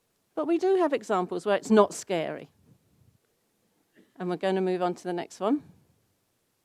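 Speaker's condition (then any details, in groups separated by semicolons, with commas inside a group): No condition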